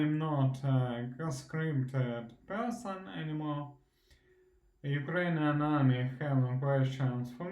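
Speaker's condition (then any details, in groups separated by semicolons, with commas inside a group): Primary progressive multiple sclerosis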